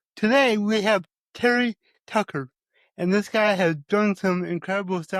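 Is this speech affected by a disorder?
Yes: cerebral palsy.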